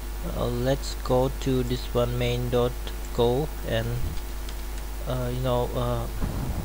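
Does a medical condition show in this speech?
No.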